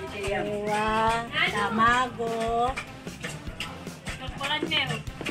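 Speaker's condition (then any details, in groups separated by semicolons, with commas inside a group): No condition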